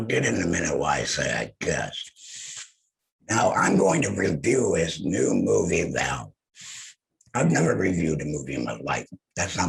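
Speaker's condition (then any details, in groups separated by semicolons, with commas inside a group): Head and neck cancer; voice lost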